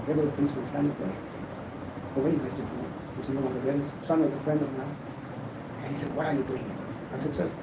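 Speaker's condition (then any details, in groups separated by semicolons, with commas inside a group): No condition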